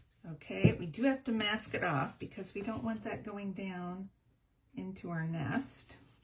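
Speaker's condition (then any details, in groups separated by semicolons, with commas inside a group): No condition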